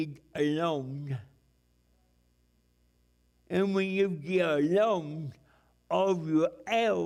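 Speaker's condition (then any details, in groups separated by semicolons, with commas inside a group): Cerebral palsy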